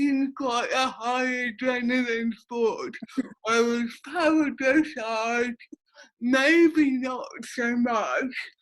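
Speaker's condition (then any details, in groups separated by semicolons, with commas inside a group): Cerebral palsy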